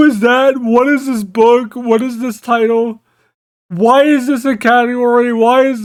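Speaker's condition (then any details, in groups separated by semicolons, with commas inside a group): Cerebral palsy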